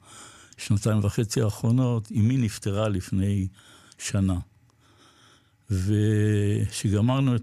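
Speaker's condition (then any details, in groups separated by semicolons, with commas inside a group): Parkinson's disease; recently diagnosed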